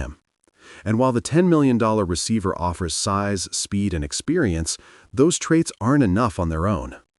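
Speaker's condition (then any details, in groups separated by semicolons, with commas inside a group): No condition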